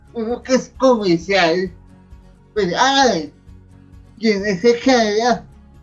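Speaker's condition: Cerebral palsy; near death as newborn

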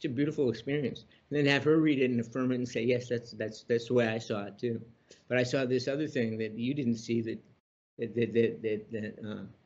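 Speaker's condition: Parkinson's disease; diagnosed about 30 years ago, benign spinal tumor, 6-hour surgery at Johns Hopkins, relearned walking; about 30 years since diagnosis, on Parkinson's medication, problems walking

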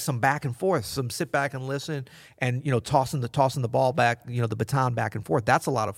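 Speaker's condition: No condition

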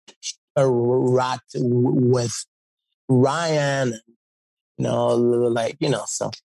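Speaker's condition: Stutter; fluent when singing; stutter goes away when singing; prolonged sounds

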